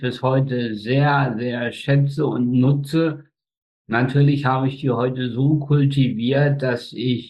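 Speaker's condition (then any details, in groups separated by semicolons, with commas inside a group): Spastic tetraparesis, spastic quadriplegia; birth injury, cord around neck, brain oxygen loss up to 15 minutes, four limbs, facial paralysis; slightly hoarse from many speeches, runs half marathons, practises piano; speech control difficulties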